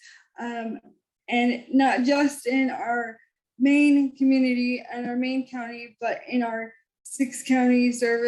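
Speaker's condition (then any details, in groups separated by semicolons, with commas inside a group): Cerebral palsy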